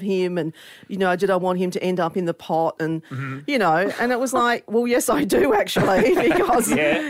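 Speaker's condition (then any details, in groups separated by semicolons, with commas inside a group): No condition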